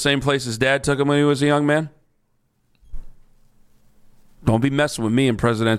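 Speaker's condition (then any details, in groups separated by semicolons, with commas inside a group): No condition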